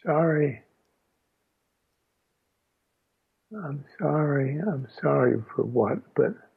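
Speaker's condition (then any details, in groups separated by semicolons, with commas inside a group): Aphasia after stroke; halting speech with pauses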